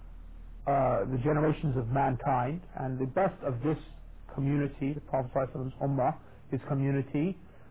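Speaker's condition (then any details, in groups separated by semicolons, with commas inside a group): No condition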